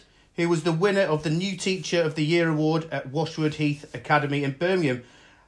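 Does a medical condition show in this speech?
No.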